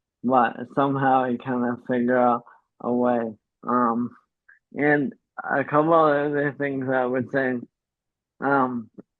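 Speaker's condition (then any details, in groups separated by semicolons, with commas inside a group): ALS; uses pre-recorded voice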